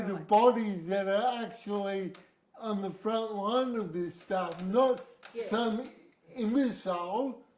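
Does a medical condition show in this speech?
Yes: cerebral palsy.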